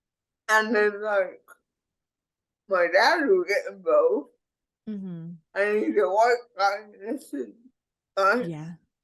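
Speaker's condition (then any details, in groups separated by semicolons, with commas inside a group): Cerebral palsy; speech impediment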